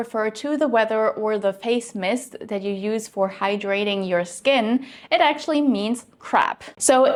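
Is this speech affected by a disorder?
No.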